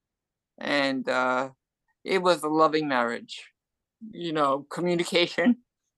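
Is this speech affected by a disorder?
Yes: cerebral palsy and hearing loss; hearing loss from birth, wobbly gait, poor hearing, broke leg on stage, emergency surgery.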